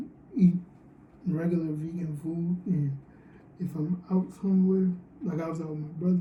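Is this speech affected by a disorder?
Yes: cerebral palsy.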